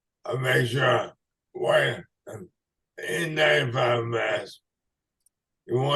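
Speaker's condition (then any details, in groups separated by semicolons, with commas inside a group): ALS/MND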